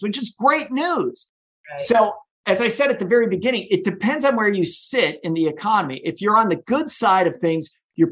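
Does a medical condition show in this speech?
No.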